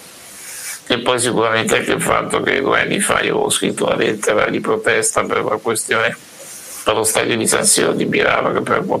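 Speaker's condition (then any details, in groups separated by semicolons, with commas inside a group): Duchenne muscular dystrophy; diagnosed around age six and a half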